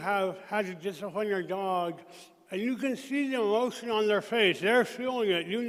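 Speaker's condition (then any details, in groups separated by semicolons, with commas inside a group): Traumatic brain injury; emergency tracheotomy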